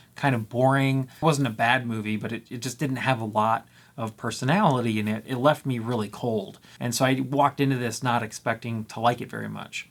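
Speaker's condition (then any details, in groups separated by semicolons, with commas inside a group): No condition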